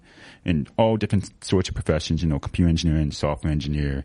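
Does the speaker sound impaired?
Yes: severe to profound hearing loss; congenital sensorineural, severe to profound right, moderate to severe left, diagnosed at 2.5 years; cochlear implant right ear, implant plus hearing aid left, hearing aids from 2.5 for ten years; lost many language skills from late diagnosis.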